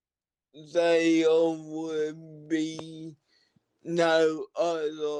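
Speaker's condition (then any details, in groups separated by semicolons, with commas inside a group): Cerebral palsy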